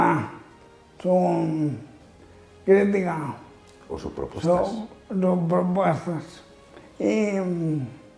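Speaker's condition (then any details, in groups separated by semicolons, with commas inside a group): Amyotrophic lateral sclerosis (ela)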